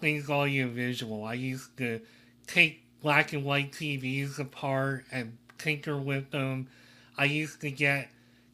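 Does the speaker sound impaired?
Yes: cleft lip and palate.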